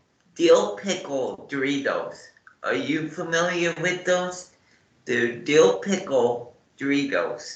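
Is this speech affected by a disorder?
Yes: cerebral palsy; morning medication.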